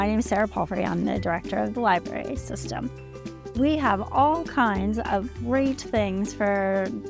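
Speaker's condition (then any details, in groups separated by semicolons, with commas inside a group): No condition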